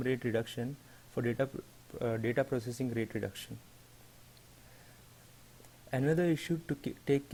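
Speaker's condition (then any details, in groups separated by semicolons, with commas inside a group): No condition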